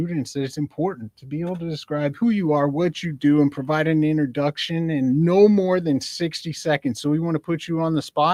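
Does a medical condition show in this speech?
No.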